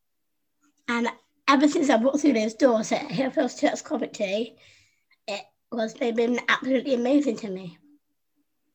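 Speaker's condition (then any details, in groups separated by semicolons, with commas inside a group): Down syndrome; congenital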